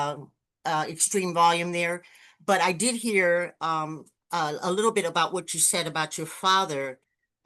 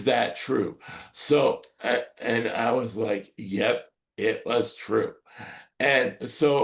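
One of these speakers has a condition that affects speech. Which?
The second: cerebral palsy; quadriplegic, all four limbs affected.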